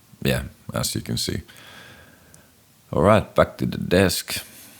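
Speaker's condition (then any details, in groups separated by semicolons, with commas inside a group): No condition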